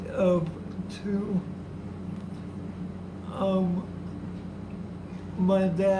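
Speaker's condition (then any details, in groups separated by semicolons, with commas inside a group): Cerebral palsy; speech noticeably affected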